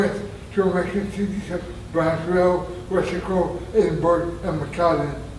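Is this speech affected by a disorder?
Yes: traumatic brain injury; near-fatal injury.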